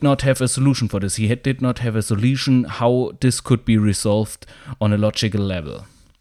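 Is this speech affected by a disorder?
No.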